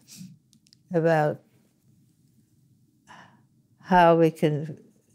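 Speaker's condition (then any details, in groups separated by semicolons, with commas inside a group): Parkinson's disease; word-finding difficulty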